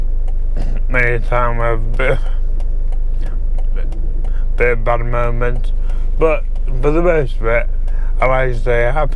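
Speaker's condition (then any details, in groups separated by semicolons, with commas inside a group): MND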